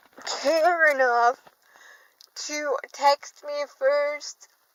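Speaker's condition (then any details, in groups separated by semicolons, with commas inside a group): Cerebral palsy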